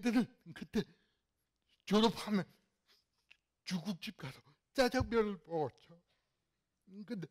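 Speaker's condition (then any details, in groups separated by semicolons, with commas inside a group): Cerebral palsy; fairly severe in childhood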